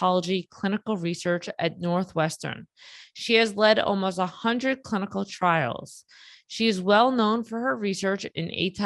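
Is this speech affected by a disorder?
No.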